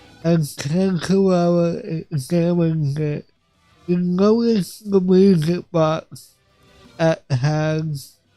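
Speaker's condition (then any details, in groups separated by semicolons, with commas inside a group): Cerebral palsy; affects voice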